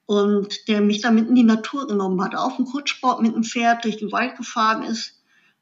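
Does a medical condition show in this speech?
Yes: cleft lip and palate; congenital cleft lip.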